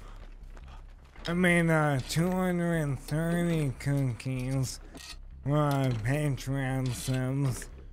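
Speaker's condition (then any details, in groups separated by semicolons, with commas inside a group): ALS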